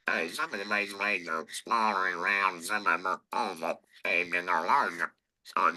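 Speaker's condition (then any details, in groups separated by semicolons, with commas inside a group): Laryngectomy; TE voice or electrolarynx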